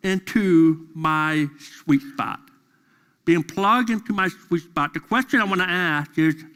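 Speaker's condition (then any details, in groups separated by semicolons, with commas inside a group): Deafness; deaf during school years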